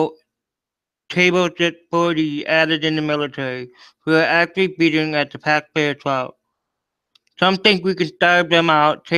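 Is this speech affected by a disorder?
Yes: cerebral palsy.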